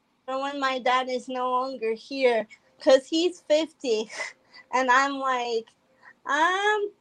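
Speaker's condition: Cerebral palsy; drives electric wheelchair

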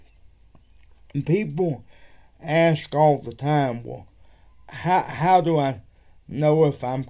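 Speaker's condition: Cerebral palsy; wheelchair user

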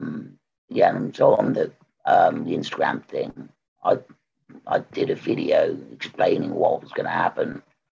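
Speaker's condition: Total laryngectomy; squamous cell cancer right vocal cord, radiotherapy, recurrence, total laryngectomy at Churchill, stoma breathing, valve; croaky voice five years before diagnosis, voice now very good, better than before, accent kept

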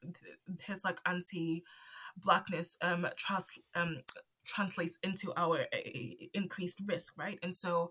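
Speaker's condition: Stutter; onset around age 5 after move from Zambia to UK, none before per parents, cause unknown; adult, ongoing stutter; stutters here and there, stutter affects talking, often stays quiet to avoid stuttering; repeated sounds, blocks

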